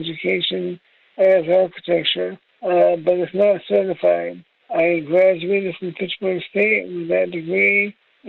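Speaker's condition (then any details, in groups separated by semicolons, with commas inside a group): Traumatic brain injury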